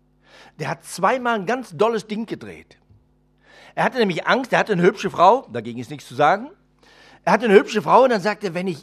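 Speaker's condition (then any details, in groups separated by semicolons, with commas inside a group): No condition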